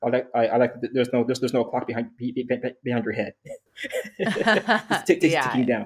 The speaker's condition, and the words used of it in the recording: Stuttering. And then at that point, it's more a case of when I stutter, I just reset, I stop and back up a pace and take the rate down a little bit, like I just did